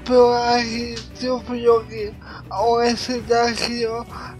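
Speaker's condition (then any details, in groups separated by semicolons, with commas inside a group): Cerebral palsy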